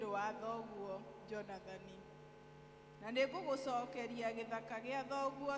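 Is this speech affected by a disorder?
No.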